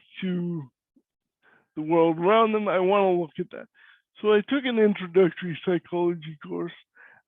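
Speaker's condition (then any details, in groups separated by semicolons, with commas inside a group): Cerebral palsy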